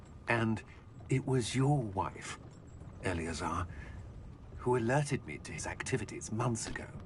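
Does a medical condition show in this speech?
No.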